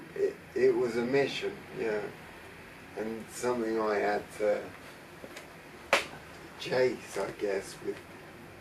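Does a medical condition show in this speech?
Yes: traumatic brain injury.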